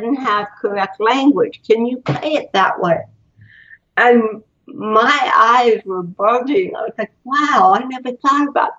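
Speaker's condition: Cerebral palsy; cannot move normally

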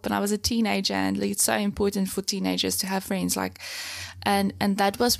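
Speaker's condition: No condition

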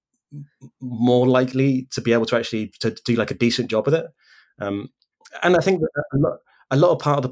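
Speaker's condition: Stutter; speech impediment; disfluent moment noted during this recording; makes recording podcasts difficult, still runs own podcast; repeated sounds

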